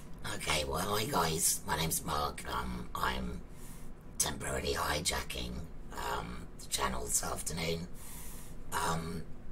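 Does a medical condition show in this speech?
Yes: laryngectomy; laryngectomy for thyroid cancer, trachea partly removed, neck stoma valve; terminal stage 4 cancer, radiotherapy, radioiodine, three surgeries; breathes through neck, presses valve to speak, swallowing trouble, mucus.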